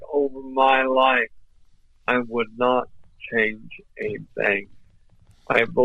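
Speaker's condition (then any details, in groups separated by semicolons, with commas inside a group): ALS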